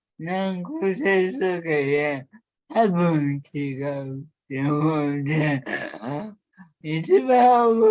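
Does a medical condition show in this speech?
Yes: cerebral palsy; severe, uses a wheelchair.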